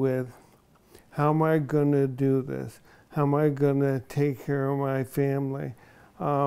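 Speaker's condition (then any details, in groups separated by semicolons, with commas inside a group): ALS; onset in one foot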